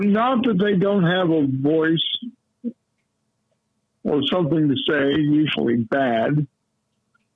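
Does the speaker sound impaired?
Yes: cerebral palsy; lifelong.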